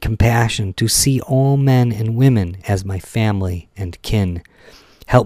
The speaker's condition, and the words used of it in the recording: None; typical speech.